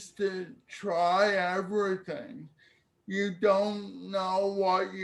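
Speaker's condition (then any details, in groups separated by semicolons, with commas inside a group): Cerebral palsy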